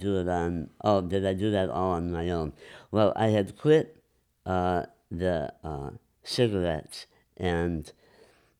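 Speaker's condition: Enlarged tongue from vascular growth

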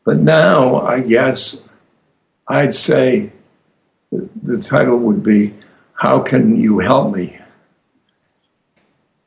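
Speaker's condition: Aphasia after stroke; long silences

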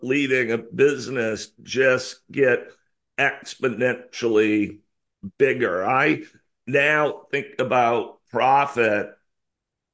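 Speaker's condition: Spasmodic dysphonia; rare neurological voice disorder, no known cause or cure, sudden onset in 2010 while CEO; well over a decade since onset, about 13 years; throat muscles spasm, squeeze and contract when talking, speaking extremely difficult, learned to talk less

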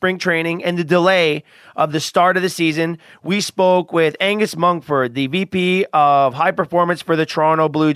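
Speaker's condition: No condition

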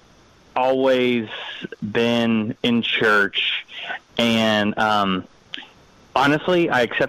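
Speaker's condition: Stutter; developmental, since birth, a lot of speech therapy from school age, techniques to skip over words; adult, ongoing, worse on tours when tired; word blocks, delayed word onset, can't breathe and speak at once, fluent singing, anxiety no effect; prolonged sounds

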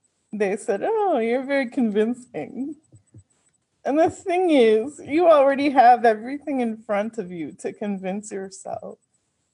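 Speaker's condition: No condition

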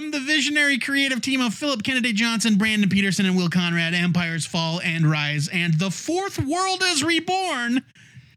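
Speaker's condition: No condition

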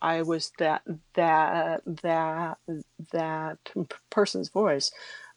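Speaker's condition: Stuttering; secondaries of dropping chin and shutting eyes, works to keep eye contact; voice described as different, stutters openly; stuttering much less when signing, could stutter when voicing while signing, voice off for ASL; repeated sounds, prolonged sounds

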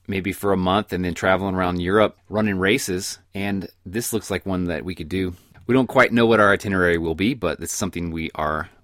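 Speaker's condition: No condition

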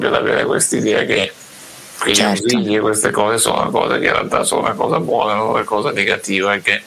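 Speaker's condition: Duchenne muscular dystrophy; genetic Duchenne muscular dystrophy

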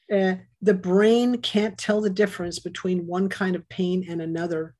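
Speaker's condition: No condition

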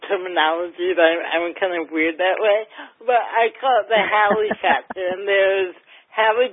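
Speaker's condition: Cerebral palsy, mild; mildly affects speech

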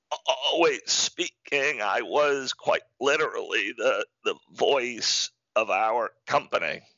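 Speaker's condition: Spasmodic dysphonia; partial loss of voice

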